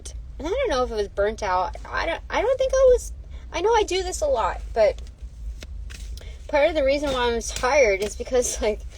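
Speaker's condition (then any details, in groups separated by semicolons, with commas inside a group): No condition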